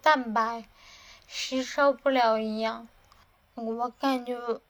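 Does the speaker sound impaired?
Yes: cerebellar atrophy, hereditary; familial, mother, uncle and aunt died of it, untreatable, slurred speech first, then weak hands, no medication, about ten years given; cannot hold pen, cannot manage stairs or go out alone since COVID, falls; muffled articulation, tongue not nimble, listeners struggle to understand.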